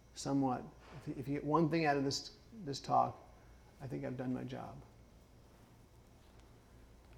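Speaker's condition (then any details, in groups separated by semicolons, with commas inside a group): Parkinson's; fatigue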